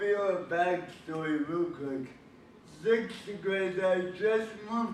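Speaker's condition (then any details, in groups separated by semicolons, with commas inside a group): Cerebral palsy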